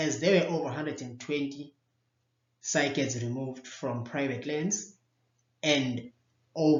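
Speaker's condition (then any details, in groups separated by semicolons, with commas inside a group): No condition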